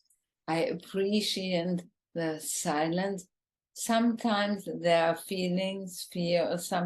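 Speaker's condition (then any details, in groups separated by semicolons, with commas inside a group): ALS, bulbar form, bulbar onset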